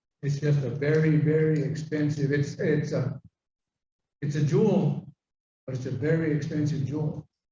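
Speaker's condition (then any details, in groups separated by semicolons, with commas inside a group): No condition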